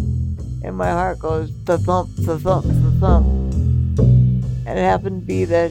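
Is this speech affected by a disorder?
Yes: multiple system atrophy; diagnosed 2015 after six doctors, about four years, lungs and muscles atrophying; brain does not signal breathing, must consciously blink, still talking, expects to lose voice.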